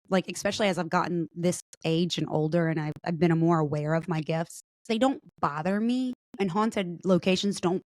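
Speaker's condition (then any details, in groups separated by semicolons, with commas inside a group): No condition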